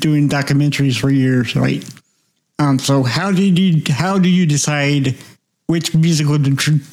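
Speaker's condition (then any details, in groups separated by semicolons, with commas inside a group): Cerebral palsy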